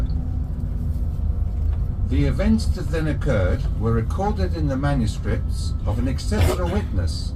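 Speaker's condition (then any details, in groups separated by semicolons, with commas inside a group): No condition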